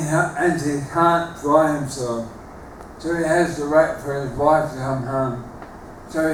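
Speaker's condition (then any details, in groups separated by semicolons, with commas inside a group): Motor neuron disease; terminal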